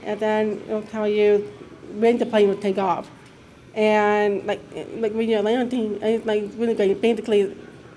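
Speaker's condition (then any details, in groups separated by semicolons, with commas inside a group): Deafness; hearing loss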